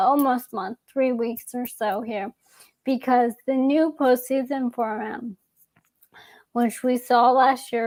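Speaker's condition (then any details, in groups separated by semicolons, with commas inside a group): ALS; young onset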